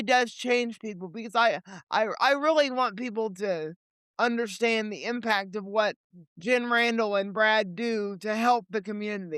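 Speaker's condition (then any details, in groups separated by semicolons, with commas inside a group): Cerebral palsy; limited mobility, legs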